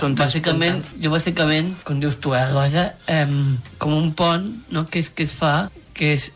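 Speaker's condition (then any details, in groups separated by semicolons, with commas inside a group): Down syndrome; genetic, three copies of chromosome 21 instead of a pair, intellectual disability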